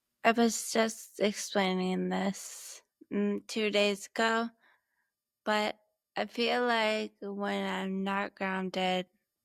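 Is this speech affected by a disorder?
Yes: brain injury.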